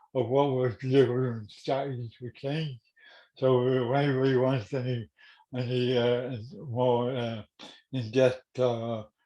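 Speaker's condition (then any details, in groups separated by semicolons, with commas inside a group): Cerebral palsy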